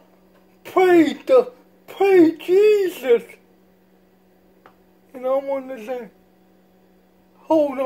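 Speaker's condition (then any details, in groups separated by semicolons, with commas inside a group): Cerebral palsy; from birth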